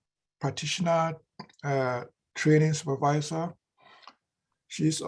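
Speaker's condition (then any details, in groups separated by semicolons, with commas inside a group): No condition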